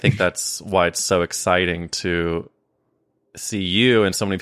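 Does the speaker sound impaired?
No.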